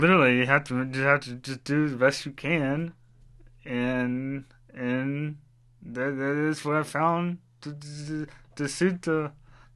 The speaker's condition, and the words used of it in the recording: Parkinson's disease. It's a neurological and muscular disorder. It affects my speech.